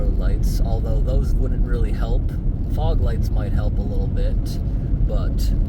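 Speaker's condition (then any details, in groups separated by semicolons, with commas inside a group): No condition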